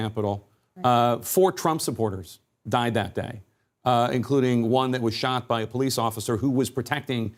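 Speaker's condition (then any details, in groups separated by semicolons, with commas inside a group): No condition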